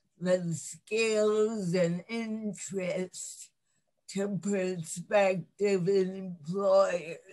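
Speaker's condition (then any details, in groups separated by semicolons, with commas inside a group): Cerebral palsy; lifelong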